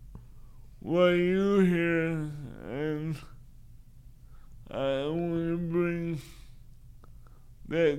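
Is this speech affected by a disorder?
Yes: cerebral palsy; limited use of arms.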